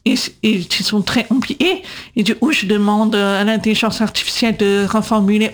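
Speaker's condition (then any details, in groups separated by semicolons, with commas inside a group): Deaf from birth, congenital; atypical voice, speech recognition struggles to understand, 20 years speech therapy, lpc coder in class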